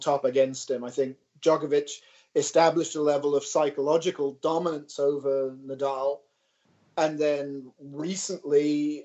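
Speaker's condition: No condition

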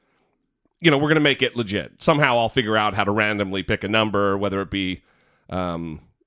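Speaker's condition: No condition

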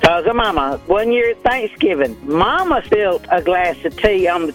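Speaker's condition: No condition

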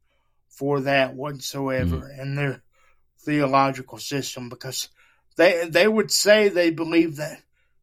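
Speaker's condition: Cerebral palsy; wheelchair user

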